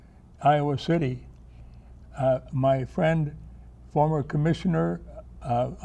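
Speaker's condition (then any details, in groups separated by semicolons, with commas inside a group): No condition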